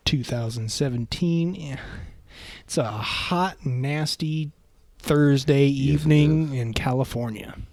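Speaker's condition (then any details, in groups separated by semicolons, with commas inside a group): No condition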